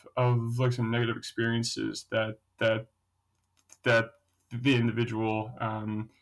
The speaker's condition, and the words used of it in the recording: Stuttering. And you know, I'll get my words out eventually. You know, it may take a little extra time, but that always comes out eventually.